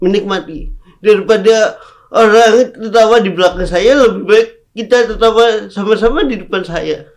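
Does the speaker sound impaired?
Yes: cerebral palsy; speaking is difficult.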